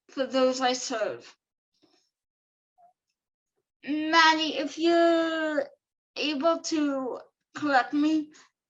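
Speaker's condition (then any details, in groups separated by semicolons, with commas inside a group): Cerebral palsy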